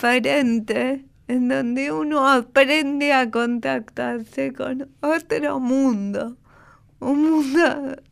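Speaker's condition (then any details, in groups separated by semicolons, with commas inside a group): Cerebral palsy; second at 12 hours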